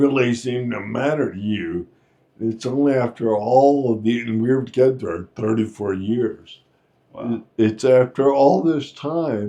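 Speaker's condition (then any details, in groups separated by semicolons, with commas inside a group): Friedreich's ataxia; inherited, muscle degeneration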